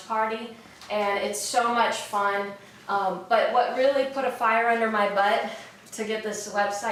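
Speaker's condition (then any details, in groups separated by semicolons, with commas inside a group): No condition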